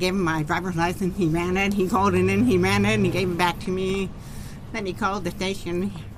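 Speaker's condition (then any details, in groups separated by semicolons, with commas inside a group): Profound deafness; genetic auditory nerve damage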